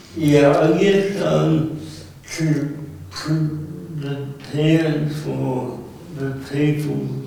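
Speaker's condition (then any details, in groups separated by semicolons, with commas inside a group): Cerebral palsy; present since birth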